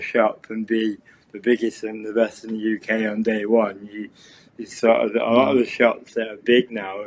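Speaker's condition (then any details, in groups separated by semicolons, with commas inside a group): Cerebral palsy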